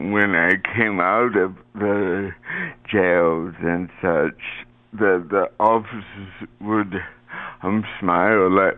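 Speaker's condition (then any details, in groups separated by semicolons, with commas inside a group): Cerebral palsy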